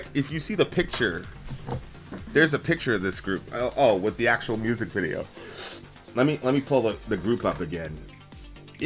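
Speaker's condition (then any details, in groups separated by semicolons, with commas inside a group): No condition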